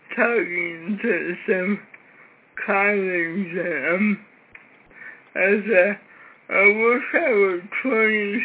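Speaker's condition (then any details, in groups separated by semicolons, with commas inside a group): Cerebral palsy; severe cerebral palsy from birth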